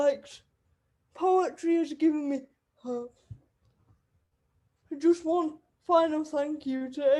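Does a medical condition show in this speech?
Yes: cerebral palsy; wheelchair user.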